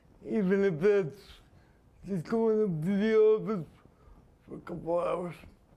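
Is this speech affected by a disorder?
Yes: spastic quadriplegia.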